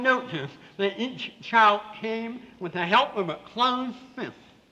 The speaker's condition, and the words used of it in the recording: Cleft palate. So you'll have to listen very carefully to understand him over the radio.